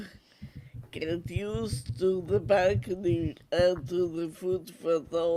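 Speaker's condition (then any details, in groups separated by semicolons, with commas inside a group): Multiple sclerosis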